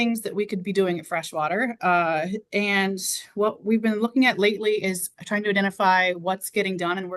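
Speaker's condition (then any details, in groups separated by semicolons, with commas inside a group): No condition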